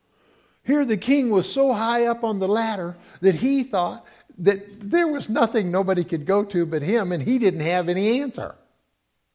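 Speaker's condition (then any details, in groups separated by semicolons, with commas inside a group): No condition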